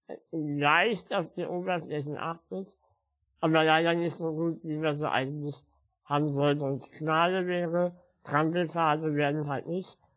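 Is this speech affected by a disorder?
Yes: spinal muscular atrophy; uses wheelchair.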